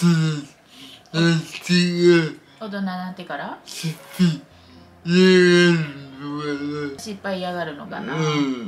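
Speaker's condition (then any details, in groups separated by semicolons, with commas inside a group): Cerebral palsy; severe; severe disability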